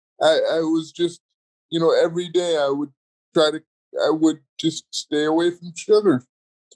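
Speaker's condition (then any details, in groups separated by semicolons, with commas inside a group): Cerebral palsy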